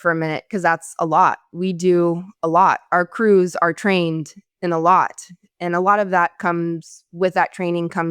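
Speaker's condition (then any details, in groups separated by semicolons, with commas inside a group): No condition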